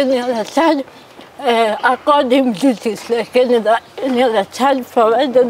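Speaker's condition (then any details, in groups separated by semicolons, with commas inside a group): Cerebral palsy; from birth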